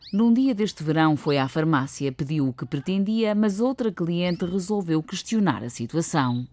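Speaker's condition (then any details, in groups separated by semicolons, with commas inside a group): No condition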